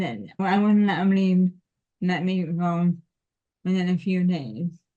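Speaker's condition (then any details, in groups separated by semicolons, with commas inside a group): Cerebral palsy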